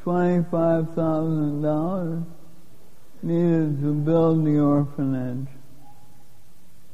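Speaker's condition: Lou Gehrig's disease; given 3 to 5 years to live

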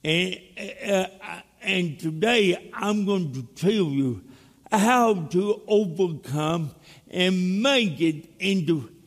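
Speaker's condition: Cerebral palsy; speech impediment

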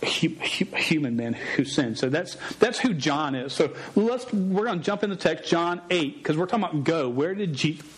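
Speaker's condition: Stutter; sometimes unable to say own name in public; repeated sounds

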